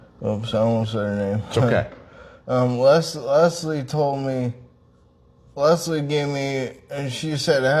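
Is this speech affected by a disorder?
Yes: traumatic brain injury.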